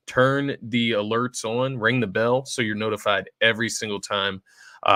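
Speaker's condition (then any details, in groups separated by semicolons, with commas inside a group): No condition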